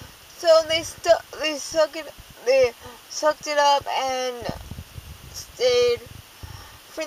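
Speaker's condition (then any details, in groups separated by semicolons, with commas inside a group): Cerebral palsy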